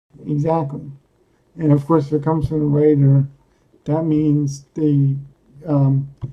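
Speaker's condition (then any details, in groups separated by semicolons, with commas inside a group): Cerebral palsy; speaks coherently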